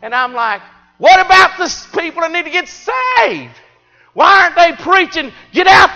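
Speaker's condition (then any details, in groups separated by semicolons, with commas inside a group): No condition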